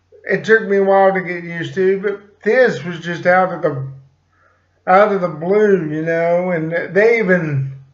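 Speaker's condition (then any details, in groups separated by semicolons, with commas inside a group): Cerebral palsy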